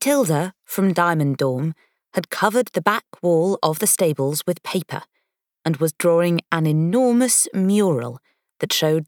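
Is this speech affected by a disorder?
No.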